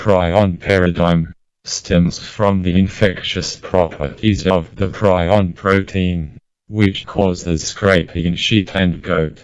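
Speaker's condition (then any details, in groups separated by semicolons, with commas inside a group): Motor neurone disease, speech-generating device; breathing surgery needed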